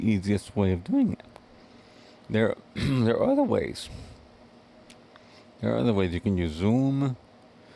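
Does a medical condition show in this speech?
Yes: cerebral palsy; wheelchair user.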